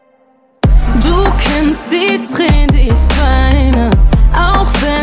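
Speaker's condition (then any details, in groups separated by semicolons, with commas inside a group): No condition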